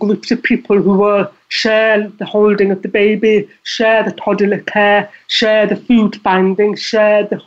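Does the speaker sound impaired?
Yes: deafness; deafness audible in voice.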